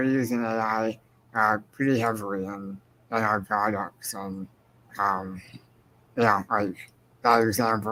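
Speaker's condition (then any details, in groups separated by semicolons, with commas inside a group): Spinal muscular atrophy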